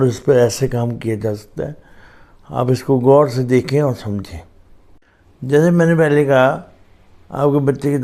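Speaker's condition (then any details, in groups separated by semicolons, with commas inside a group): Cerebral palsy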